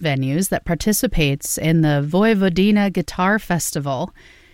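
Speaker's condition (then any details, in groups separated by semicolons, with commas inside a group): No condition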